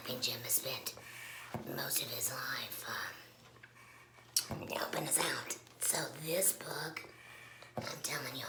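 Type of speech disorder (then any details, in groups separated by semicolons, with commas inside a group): Speech with a voice prosthesis; laryngectomy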